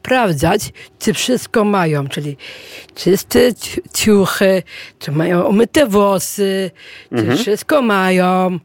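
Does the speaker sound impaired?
Yes: Down syndrome; self-described as not outwardly visible.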